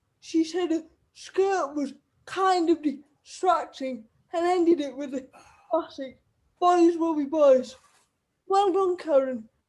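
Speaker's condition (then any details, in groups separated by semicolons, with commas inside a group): Cerebral palsy; wheelchair user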